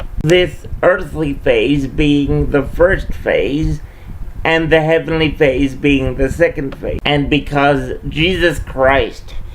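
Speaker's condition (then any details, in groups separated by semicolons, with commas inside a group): Cerebral palsy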